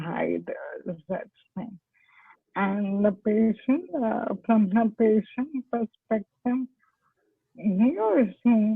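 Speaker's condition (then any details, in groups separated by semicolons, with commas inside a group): ALS; stem cell therapy, progression reportedly halted, cannot walk, weakness; speech impaired, once unintelligible, now comprehensible, poor voice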